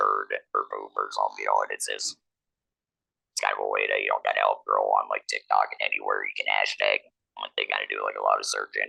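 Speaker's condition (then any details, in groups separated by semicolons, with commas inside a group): Laryngectomy, electrolarynx; laryngectomy with radiation, age 47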